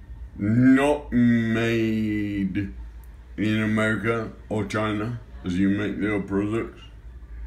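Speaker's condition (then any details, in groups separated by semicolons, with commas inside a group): Acquired brain injury, ataxia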